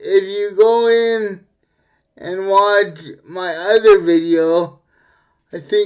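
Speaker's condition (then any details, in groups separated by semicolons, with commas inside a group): Cerebral palsy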